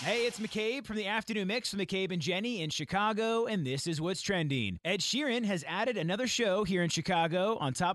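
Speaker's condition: No condition

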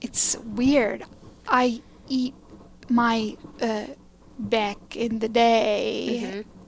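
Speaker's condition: Stroke with aphasia; attends stroke comeback center in Vienna, Virginia

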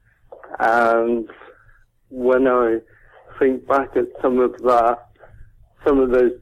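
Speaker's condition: Cerebral palsy; dead for 26 minutes at birth

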